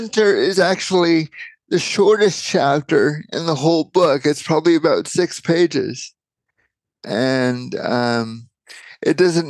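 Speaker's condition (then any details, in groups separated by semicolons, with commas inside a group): Cerebral palsy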